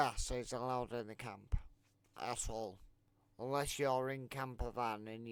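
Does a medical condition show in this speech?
Yes: multiple sclerosis; affects legs; legs weak.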